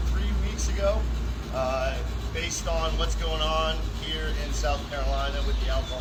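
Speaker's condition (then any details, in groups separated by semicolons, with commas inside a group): No condition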